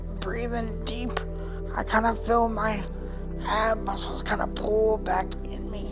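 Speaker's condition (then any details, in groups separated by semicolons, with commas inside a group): Cerebral palsy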